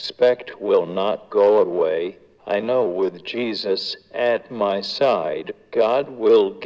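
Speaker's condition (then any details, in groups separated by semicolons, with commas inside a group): Cerebral palsy; diagnosed at eight months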